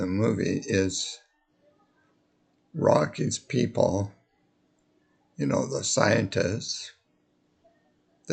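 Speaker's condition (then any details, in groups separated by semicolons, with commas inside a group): Multiple sclerosis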